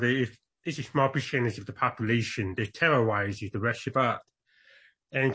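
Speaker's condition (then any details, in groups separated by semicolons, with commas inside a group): Deafness; congenital deafness, born deaf, mainstreamed into hearing schools as child; deaf accent, tries to speak as clearly as possible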